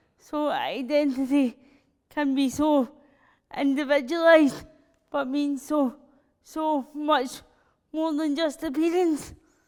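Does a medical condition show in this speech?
Yes: cerebral palsy; spastic type, from childhood.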